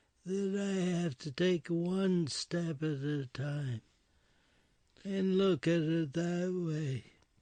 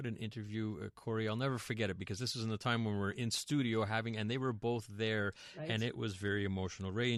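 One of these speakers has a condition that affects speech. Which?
The first: Parkinson's disease; scheduled medication.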